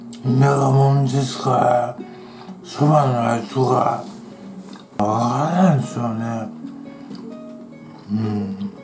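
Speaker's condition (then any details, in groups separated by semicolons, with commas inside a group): Tongue cancer, partial glossectomy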